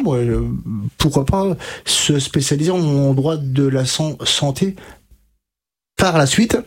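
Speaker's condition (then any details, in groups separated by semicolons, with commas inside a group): Stuttering; stuttering since age 5 to 6, about 27 years, untreated until about 20; speech therapy with stuttering specialist Catherine Daubier in Nancy from 20-22, several years, fluency techniques; current blocks and repetitions, blocked every sentence, used gestures, froze reading aloud; repeated sounds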